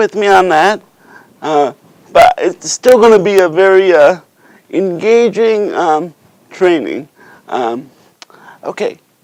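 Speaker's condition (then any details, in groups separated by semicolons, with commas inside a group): Cerebral palsy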